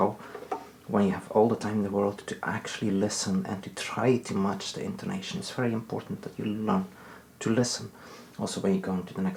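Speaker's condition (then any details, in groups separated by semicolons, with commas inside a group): No condition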